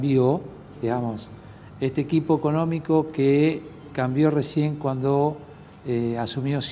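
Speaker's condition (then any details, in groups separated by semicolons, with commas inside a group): No condition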